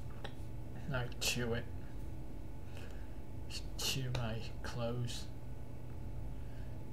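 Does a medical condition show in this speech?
Yes: cerebral palsy; cannot stand beyond 10 minutes.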